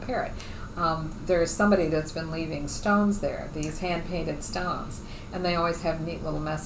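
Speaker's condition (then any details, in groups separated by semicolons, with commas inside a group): No condition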